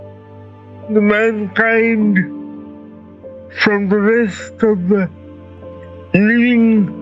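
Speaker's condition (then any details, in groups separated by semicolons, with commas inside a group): Cerebral palsy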